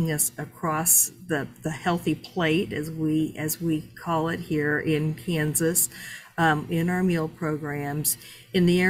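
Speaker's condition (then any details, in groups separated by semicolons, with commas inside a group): No condition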